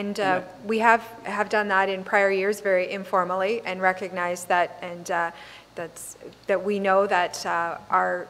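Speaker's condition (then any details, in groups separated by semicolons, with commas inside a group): No condition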